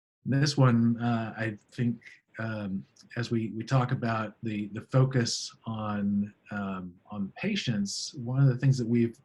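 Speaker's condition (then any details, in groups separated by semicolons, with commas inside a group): No condition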